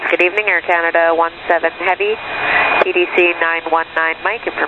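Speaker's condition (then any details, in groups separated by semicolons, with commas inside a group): No condition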